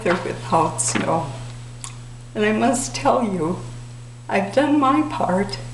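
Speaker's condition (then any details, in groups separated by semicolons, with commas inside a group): ALS; diagnosed nine and a half years ago, uses medical equipment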